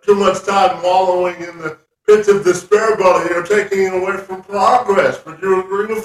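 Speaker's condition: Cerebral palsy; spastic quadriplegic

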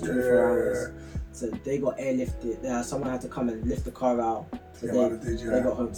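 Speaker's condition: No condition

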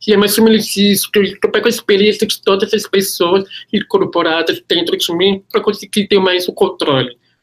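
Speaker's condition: Congenital deafness, Usher syndrome; relied more on hearing than lip reading

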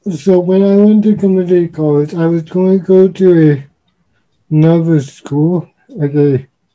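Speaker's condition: Cerebral palsy; present from birth

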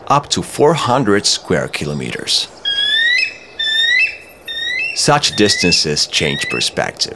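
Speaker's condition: No condition

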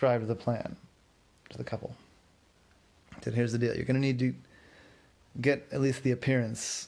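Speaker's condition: No condition

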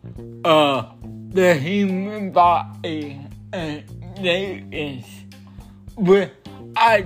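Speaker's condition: Cerebral palsy

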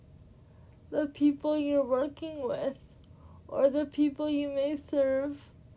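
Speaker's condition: Cerebral palsy; since birth

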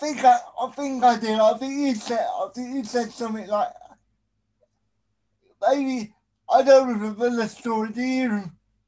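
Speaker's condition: Spastic quadriplegic cerebral palsy; affects basically everything

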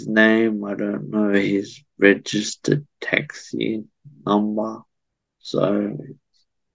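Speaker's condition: Cerebral palsy

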